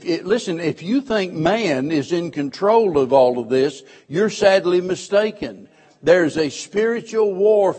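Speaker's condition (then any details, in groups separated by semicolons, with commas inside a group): No condition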